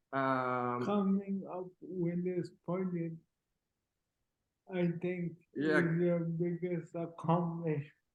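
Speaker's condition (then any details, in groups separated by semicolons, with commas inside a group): Cerebral palsy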